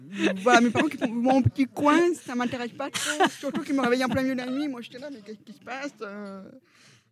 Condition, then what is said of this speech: Deafness. Moi, je suis sourde profonde. J'oralise depuis toute petite.